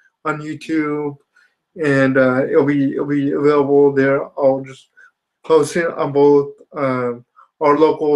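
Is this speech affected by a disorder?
Yes: spastic quadriplegia cerebral palsy.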